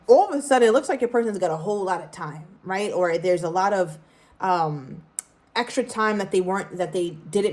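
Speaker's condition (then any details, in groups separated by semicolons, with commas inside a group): No condition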